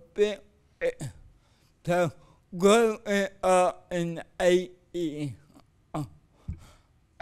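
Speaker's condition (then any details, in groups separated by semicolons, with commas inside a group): Cerebral palsy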